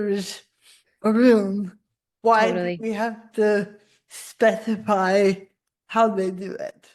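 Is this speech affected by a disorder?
Yes: cerebral palsy; from birth, spasticity; spasticity worsens with stress; most obviously affects speech.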